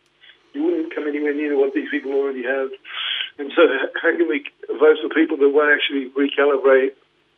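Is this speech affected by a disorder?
Yes: Parkinson's; led to retirement.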